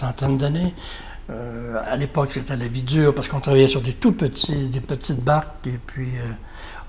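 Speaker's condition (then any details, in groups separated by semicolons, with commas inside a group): No condition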